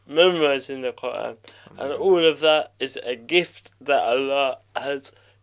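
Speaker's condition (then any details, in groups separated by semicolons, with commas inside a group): Cerebral palsy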